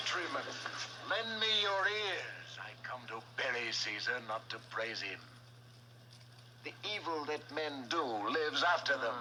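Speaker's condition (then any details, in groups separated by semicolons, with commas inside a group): No condition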